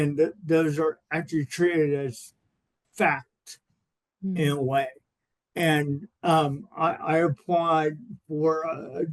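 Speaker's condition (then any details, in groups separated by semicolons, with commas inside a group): Cerebral palsy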